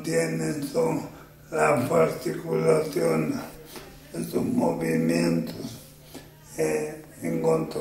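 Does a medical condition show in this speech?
Yes: amyotrophic lateral sclerosis.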